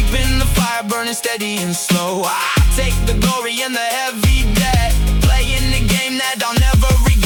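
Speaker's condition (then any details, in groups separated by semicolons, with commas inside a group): No condition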